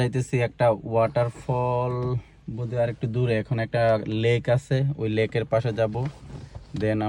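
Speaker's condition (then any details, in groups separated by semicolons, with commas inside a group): No condition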